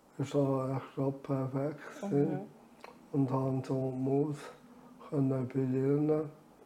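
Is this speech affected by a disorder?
Yes: ALS; diagnosed at age 43, handwriting failed early, uses computer aids with mouse; about nine years since diagnosis, lung volume declining with disease; reduced air makes talking effortful.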